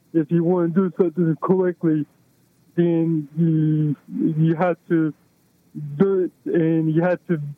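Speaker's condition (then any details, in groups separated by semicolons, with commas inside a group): Cerebral palsy; balance and posture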